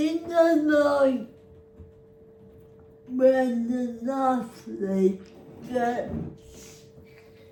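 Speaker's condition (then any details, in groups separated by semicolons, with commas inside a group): Cerebral palsy; spastic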